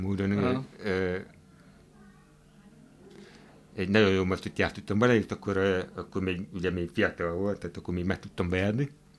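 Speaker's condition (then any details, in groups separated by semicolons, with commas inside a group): Hearing impairment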